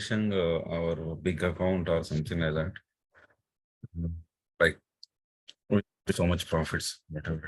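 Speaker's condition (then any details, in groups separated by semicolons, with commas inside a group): No condition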